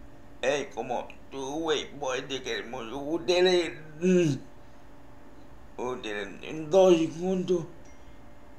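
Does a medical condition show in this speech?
Yes: cerebral palsy.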